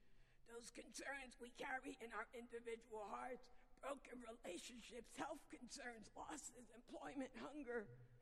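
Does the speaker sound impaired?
Yes: vocal dysphonia; vocal dysphonia diagnosed, has taken away ability to sing; noticeably sultry voice, not painful; lost singing ability, still able to speak.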